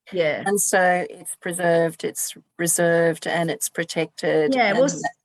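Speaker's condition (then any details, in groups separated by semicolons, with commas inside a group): No condition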